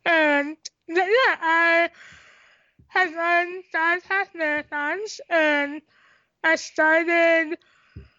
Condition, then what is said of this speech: Tracheostomy. Yeah, so to back up a little bit, when I was little, the doctors told my parents, like, oh, she's never going to talk.